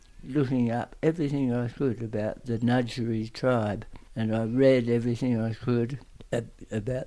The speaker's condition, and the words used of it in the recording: Tongue cancer surgery. But you'll also hear of his challenges, one being diagnosed with aggressive tongue cancer, which has also affected his speech.